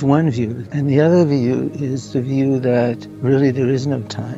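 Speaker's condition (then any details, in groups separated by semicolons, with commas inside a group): Parkinson's; hidden in early stages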